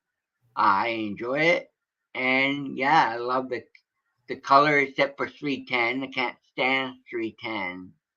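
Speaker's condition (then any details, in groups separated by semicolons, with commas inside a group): Cerebral palsy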